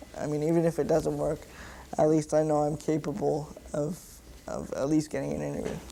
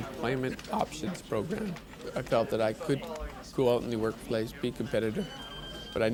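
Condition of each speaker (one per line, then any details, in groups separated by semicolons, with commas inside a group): Cerebral palsy; since birth, uses mouth stick for computer
No condition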